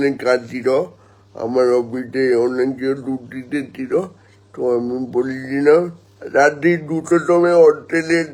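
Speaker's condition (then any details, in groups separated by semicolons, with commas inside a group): Cerebral palsy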